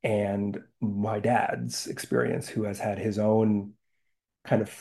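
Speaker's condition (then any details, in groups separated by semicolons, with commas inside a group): Stuttering, blocks; developmental, noticed by mother around age 4 after starting daycare, private speech therapy as child; less severe than in childhood; mainly blocks, much more pronounced in Spanish than English, halting blocks in Spanish; prolonged sounds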